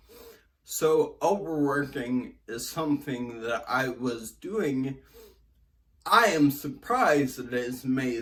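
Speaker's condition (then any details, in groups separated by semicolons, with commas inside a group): Brain injury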